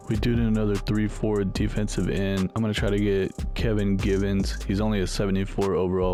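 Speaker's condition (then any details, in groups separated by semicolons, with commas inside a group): No condition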